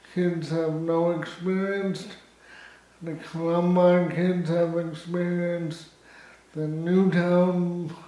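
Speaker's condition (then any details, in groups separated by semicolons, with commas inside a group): Cerebral palsy; spastic type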